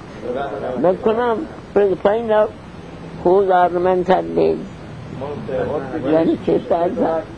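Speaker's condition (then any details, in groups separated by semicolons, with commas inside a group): Deafness; cannot hear audience questions; long fluent English story narration, questions from listeners not taken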